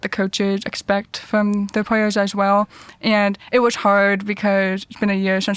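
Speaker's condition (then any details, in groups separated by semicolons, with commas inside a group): Deafness; cochlear implants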